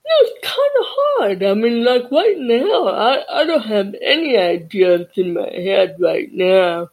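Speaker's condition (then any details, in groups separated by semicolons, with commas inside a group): Deafness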